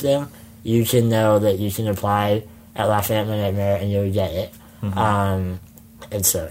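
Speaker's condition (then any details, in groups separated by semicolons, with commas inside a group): Spinal muscular atrophy; wheelchair for most of life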